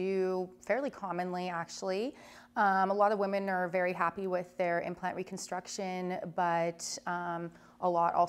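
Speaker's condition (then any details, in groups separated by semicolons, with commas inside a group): No condition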